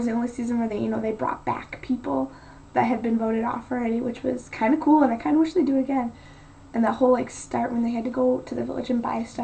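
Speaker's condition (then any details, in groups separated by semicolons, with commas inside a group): No condition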